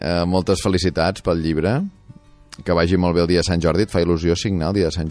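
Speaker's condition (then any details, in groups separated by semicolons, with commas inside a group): No condition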